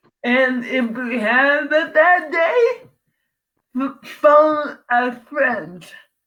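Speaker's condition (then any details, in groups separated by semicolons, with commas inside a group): Cerebral palsy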